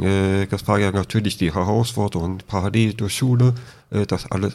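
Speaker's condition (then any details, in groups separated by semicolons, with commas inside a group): Deafness with cochlear implant, congenital deafness; cochlear implant surgery at 13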